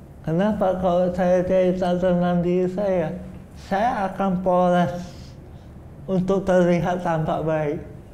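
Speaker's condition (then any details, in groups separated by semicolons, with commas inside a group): Cerebral palsy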